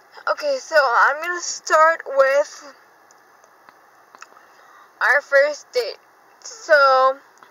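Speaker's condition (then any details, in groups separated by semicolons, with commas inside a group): Cerebral palsy, dystonic hemiplegia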